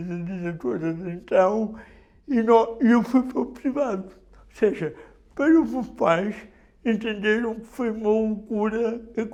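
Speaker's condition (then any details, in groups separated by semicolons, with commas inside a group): Cerebral palsy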